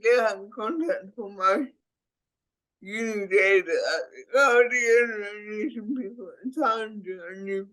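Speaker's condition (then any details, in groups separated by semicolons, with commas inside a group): Cerebral palsy; speech impediment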